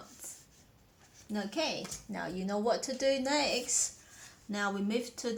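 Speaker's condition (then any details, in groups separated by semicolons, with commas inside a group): No condition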